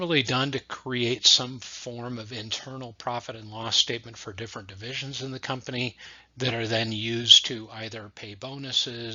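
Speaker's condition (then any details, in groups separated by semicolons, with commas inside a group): No condition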